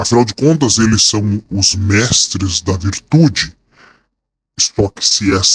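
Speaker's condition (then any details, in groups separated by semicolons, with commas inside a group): No condition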